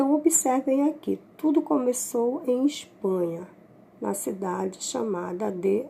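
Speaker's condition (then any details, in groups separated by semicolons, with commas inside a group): No condition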